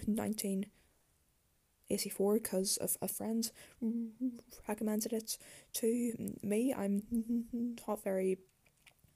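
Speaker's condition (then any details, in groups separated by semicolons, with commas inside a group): Speech impediment; sound repetitions on word starts, random pauses, pauses and repetitions left unedited; repeated words, prolonged sounds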